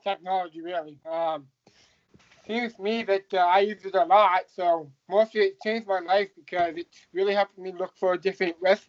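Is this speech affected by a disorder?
Yes: Down syndrome; adult, 30 years old; recorded voice samples for Google project understood, Project Euphonia, to train speech recognition.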